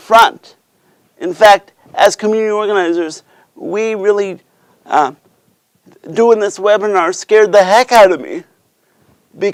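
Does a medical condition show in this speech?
Yes: cerebral palsy.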